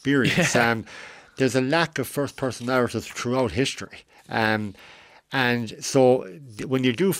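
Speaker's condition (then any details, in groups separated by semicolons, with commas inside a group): Cleft lip and palate; adult, age 41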